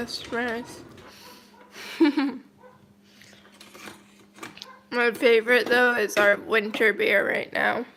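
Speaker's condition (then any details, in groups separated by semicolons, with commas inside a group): Cerebral palsy, mild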